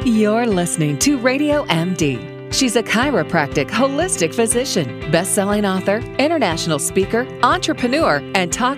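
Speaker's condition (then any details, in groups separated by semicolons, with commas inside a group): No condition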